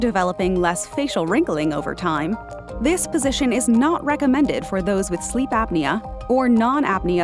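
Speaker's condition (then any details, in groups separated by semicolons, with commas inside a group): No condition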